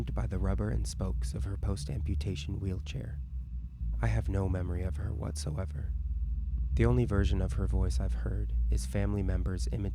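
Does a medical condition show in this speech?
No.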